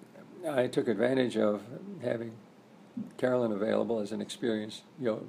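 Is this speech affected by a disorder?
Yes: Parkinson's disease; about 10-11 years since diagnosis, age 79, walks almost daily, regular yoga practice, good posture.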